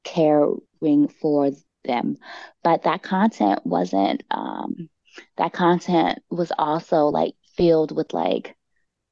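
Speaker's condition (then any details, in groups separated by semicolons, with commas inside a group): Stuttering; discloses stutter at start of conversations; prolonged sounds, blocks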